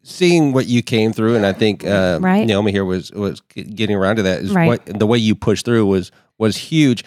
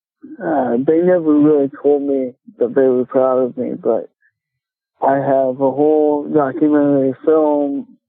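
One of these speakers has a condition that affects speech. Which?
The second: cerebral palsy; from birth, entire left side paralyzed; speech affected.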